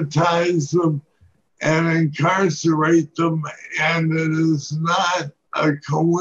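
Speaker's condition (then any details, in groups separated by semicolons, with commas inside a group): Parkinson's disease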